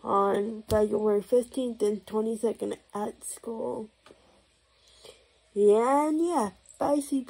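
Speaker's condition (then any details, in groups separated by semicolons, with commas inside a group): Cerebral palsy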